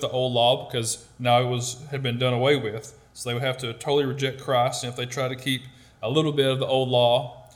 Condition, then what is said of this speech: No condition.